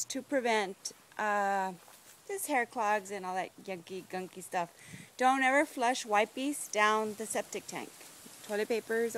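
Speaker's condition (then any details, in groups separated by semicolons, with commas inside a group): No condition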